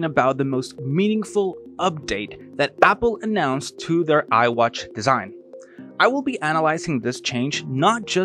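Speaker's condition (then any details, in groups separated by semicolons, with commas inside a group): No condition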